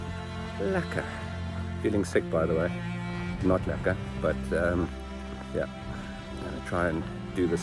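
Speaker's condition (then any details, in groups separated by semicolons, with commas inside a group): No condition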